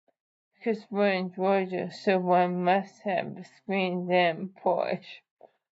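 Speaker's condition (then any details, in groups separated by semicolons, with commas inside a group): ALS; PEG feeding tube; night breathing device, no saliva medication yet; impaired but understandable, swallowing difficulty with choking, excess saliva, dry mouth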